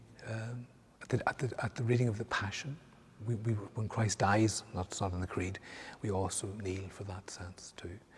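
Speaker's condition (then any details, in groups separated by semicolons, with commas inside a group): No condition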